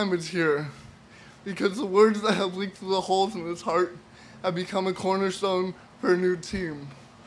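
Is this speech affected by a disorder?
Yes: cerebral palsy; from birth, mild, birth brain injury, spastic, affects hands.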